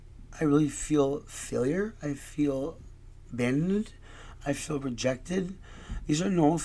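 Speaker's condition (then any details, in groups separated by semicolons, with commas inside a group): Stutter; stutter makes talking take longer; prolonged sounds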